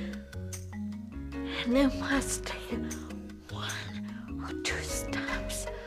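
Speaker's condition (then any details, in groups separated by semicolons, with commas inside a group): Traumatic brain injury; caused by traffic crash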